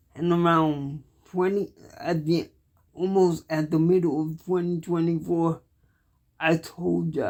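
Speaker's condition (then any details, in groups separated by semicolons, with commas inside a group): Cerebral palsy; cannot walk, uses wheelchair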